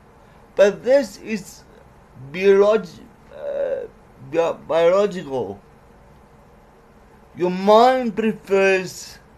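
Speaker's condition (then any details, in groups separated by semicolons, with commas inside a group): Cerebral palsy; legs affected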